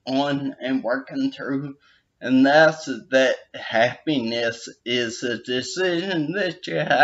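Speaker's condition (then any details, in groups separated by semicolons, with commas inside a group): Brain injury with dysarthria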